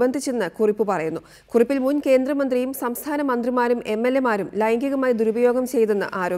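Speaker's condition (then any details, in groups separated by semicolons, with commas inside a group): No condition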